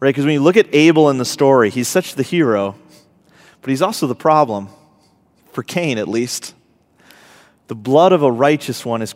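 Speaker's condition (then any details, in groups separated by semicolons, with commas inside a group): No condition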